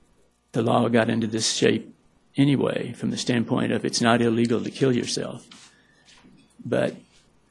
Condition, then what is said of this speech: Parkinson's disease. I may stumble, but I'm not going to faint.